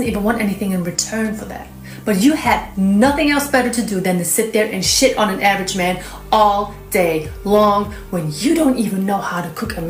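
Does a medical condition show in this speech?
No.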